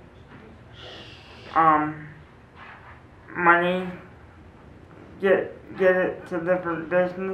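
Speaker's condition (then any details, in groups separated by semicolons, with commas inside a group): Cerebral palsy; acquired after stroke during illness, not congenital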